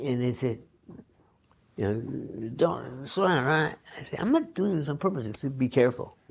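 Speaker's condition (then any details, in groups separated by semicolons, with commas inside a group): Parkinson's disease; onset involuntary pinky movement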